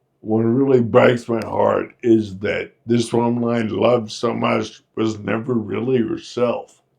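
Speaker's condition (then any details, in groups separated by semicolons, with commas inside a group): Friedreich's ataxia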